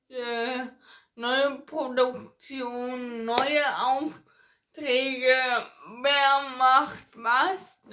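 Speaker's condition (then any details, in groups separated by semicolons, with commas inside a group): Ataxia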